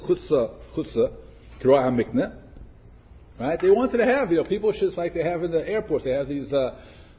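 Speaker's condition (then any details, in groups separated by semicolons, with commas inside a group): No condition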